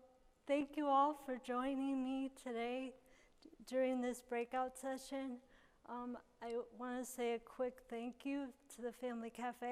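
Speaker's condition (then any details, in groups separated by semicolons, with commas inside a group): Cerebral palsy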